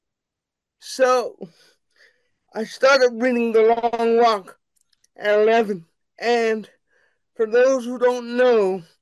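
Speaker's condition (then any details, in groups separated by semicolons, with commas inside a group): Cerebral palsy; wheelchair bound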